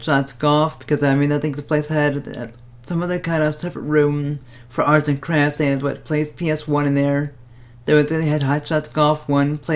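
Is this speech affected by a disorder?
Yes: cerebral palsy.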